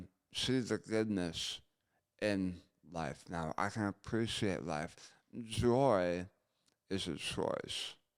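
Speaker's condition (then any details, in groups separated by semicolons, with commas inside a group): Gunshot injury to chin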